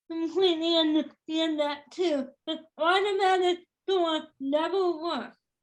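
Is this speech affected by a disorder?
Yes: cerebral palsy, spastic.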